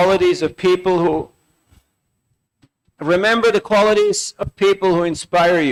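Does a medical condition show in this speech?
No.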